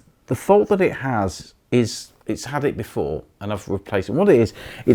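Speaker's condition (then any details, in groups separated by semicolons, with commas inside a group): No condition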